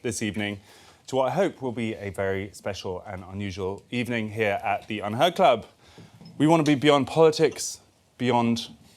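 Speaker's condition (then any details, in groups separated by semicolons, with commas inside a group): No condition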